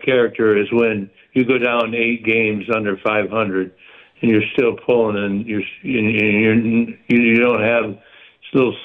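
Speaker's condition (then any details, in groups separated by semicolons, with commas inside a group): Parkinson's; stays active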